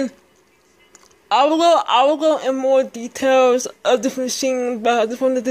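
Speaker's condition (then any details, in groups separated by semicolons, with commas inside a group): Speech impairment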